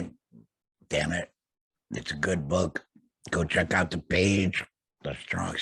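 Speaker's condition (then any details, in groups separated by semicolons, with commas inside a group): Laryngectomy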